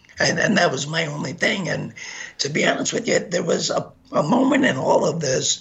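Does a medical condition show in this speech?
Yes: gunshot injury to voice box; shot 15 times, face bullet ripped esophagus, hit spine, lodged 3 mm by carotid.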